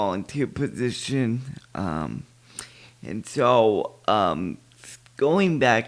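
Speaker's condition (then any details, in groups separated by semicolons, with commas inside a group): Cerebral palsy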